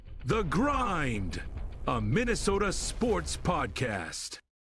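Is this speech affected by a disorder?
No.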